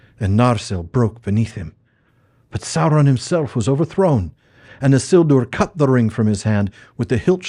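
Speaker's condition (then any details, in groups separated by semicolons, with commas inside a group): No condition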